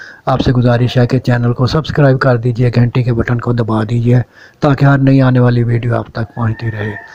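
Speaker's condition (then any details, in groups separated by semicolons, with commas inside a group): No condition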